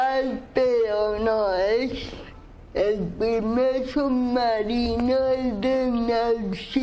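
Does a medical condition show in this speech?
Yes: cerebral palsy; speaks with difficulty.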